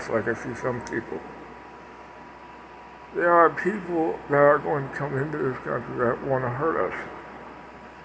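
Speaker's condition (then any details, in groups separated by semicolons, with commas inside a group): Parkinson's; speech impediment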